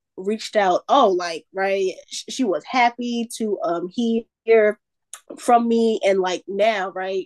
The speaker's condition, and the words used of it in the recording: Stuttering. Shy, I was quiet, and I was always ashamed, because I, excuse me, because I stutter, right?